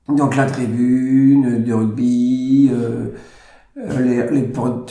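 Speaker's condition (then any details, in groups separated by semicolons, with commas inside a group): Down syndrome; present from birth, three copies of chromosome 21, slower than others at work and in daily life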